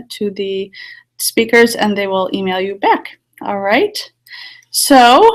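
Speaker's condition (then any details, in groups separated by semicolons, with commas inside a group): No condition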